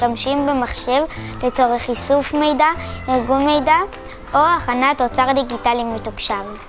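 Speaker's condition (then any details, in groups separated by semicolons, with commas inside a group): No condition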